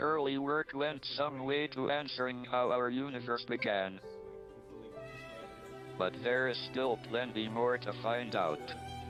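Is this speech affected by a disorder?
Yes: amyotrophic lateral sclerosis, through a speech-generating device; wheelchair.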